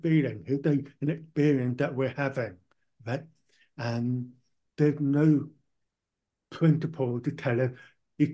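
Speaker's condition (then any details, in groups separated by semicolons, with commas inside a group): Profound deafness; speech not too bad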